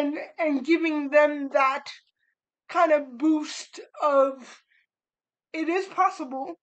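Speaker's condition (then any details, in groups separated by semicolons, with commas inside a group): Cerebral palsy; spastic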